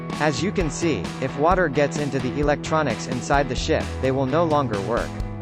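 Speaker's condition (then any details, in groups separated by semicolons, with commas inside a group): No condition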